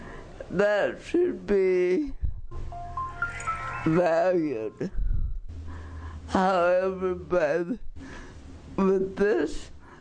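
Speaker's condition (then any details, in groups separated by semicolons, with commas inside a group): Cerebral palsy; since birth, scooter for mobility through Medicare given about 15 years ago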